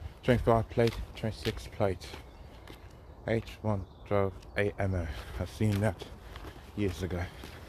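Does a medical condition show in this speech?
No.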